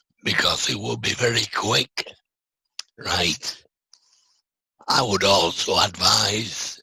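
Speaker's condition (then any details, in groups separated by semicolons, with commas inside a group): Laryngectomy; laryngectomy, voice prosthesis, radiotherapy after operation; seven years since laryngectomy, changes own voice prosthesis; speaks via voice prosthesis valve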